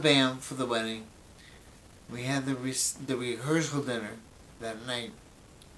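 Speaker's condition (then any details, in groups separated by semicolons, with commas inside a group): Brain injury; memory greatly affected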